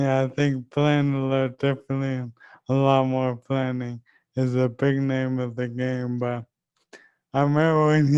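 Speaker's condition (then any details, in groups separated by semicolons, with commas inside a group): ALS; leg onset, speech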